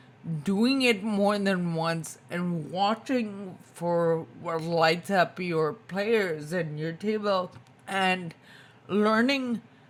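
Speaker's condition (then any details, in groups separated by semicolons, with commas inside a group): Spinocerebellar ataxia type 2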